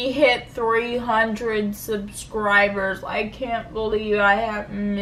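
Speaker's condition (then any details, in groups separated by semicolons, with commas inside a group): Cerebral palsy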